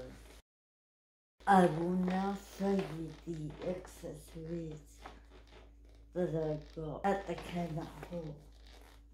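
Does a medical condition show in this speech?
Yes: cerebral palsy; wheelchair user.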